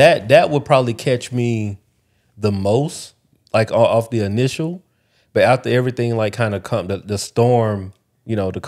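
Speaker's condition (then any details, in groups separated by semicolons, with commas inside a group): No condition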